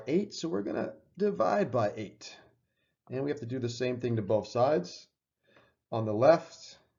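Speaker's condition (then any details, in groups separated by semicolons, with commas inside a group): No condition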